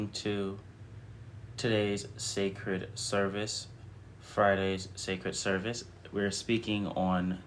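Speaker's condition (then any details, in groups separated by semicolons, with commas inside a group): No condition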